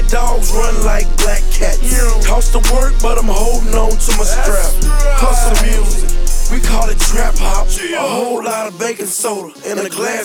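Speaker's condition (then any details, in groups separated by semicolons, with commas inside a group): No condition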